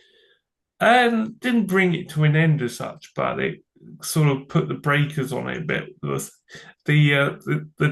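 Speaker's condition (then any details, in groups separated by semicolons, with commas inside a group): Cerebral palsy; from birth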